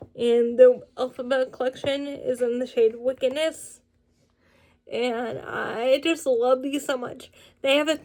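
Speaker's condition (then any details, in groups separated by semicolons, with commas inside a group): Cerebral palsy, spastic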